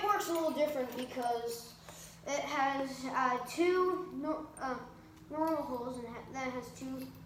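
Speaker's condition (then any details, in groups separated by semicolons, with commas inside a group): No condition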